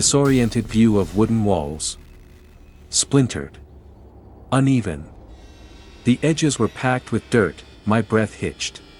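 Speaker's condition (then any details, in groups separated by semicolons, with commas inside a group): No condition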